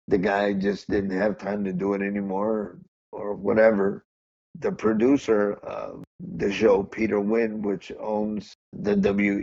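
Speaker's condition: Cerebral palsy; poor sitting balance

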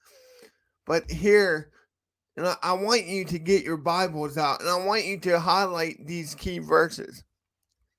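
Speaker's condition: Cerebral palsy; walks with a limp

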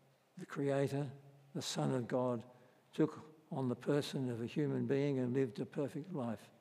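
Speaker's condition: Parkinson's disease; voice may crack

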